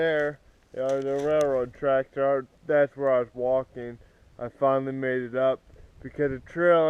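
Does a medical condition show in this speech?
Yes: cerebral palsy; spastic, affects walking and legs; rides bike, hikes.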